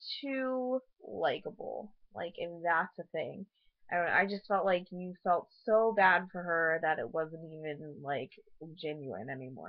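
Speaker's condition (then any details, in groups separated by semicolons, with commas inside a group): No condition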